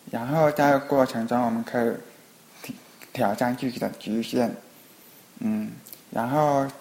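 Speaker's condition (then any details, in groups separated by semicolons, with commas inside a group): Hearing impairment; gets interrupted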